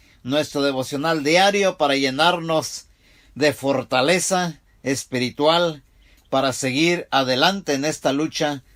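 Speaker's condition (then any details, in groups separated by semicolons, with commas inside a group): No condition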